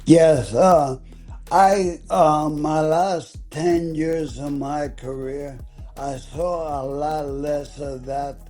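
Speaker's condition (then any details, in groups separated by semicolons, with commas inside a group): ALS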